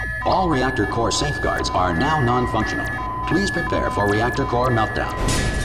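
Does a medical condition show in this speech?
No.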